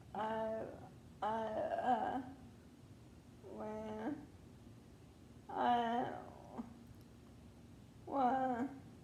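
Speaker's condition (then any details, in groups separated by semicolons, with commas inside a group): Leukodystrophy; treated in infancy halting progression, heel cord, adductor, hip surgeries; no surgery almost ten years, regular botox injections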